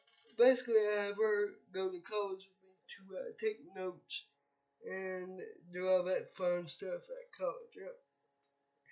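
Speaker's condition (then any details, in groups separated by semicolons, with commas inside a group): Cerebral palsy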